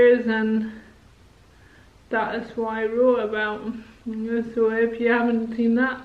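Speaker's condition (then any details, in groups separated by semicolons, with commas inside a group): Motor neurone disease; onset in left hand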